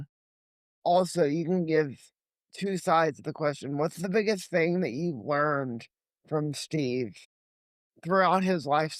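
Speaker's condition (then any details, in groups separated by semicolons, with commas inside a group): Cerebral palsy; limited mobility, legs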